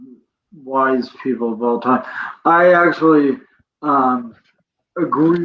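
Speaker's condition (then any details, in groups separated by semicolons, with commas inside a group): Cerebral palsy; present from birth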